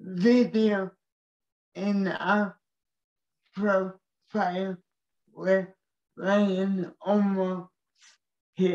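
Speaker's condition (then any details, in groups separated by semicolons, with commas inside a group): Cerebral palsy; wheelchair user; severe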